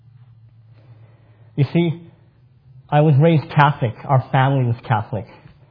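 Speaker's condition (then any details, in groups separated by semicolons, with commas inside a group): Cleft palate; congenital cleft palate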